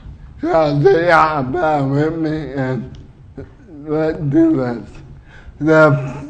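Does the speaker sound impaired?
Yes: cerebral palsy; 15 minutes without breathing, oxygen lack damaged left brain, uses wheelchair, body constantly fights back; speech a little unclear, a little difficult.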